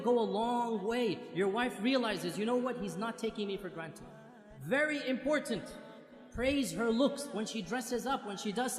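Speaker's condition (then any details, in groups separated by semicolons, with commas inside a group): No condition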